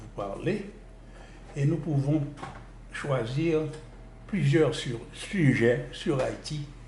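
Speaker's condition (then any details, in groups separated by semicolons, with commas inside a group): No condition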